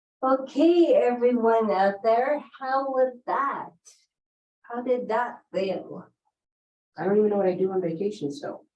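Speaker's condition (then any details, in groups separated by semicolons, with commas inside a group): Cerebral palsy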